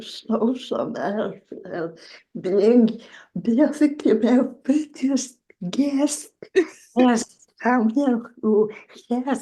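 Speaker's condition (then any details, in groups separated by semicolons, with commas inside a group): Generalized dystonia; generalized, leg weakness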